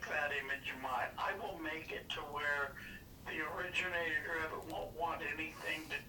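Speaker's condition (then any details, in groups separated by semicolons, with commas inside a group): Parkinson's disease; diagnosed 5-6 years ago, hand tremors, deep brain stimulation both sides, first 1.5 years ago; tremors largely controlled, battery pack, switched on and off with mini iPod, not all symptoms relieved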